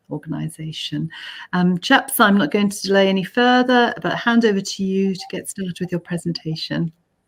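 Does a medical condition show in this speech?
No.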